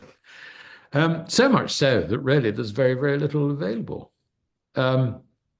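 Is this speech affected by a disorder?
No.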